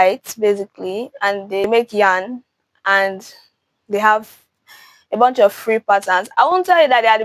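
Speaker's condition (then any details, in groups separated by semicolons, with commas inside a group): No condition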